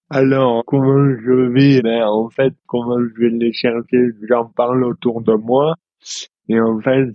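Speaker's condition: Dystonia; speech difficulties, fine motor difficulties

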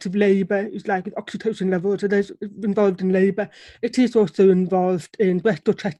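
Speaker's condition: Deafness; relies on lip reading

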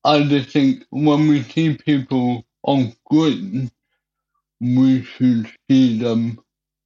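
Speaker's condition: Cerebral palsy; wheelchair

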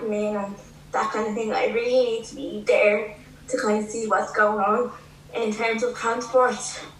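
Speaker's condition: Cerebral palsy; present from birth, brain damage likened to stroke, mainly affects movement, intellect unaffected, lifelong wheelchair user; physiotherapy, occupational therapy, seating support, typing fairly good; clear conversation, strong voice, uses some voice-controlled technology, dislikes voice dictation software

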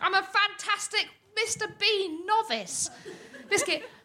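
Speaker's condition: Tourette's syndrome; wheelchair user

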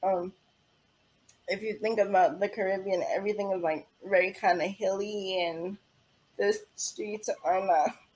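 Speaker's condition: Cerebral palsy

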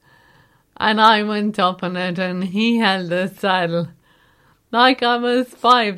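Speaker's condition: Motor neuron disease; recently diagnosed, mobility lost, no use of hands, balance gone when walking; needs to hold on to someone everywhere, physically well otherwise, pain at times, comes and goes; voice affected, voice among everyday things no longer managed

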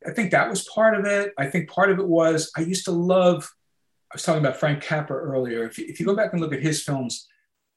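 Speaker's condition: No condition

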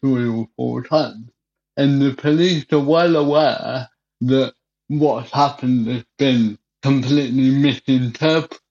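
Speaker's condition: Cerebral palsy; wheelchair

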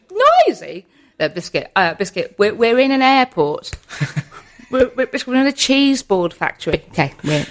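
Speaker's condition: Tourette's; vocal and motor tics, wheelchair user, tics vary unpredictably, worsen with heightened emotion; sausage, hedgehog, cats, beans, swearing and random phrases interrupting speech

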